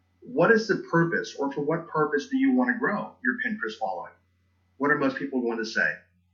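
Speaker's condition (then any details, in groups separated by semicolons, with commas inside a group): No condition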